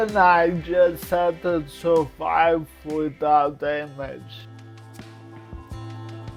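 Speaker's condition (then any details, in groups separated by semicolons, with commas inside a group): Cerebral palsy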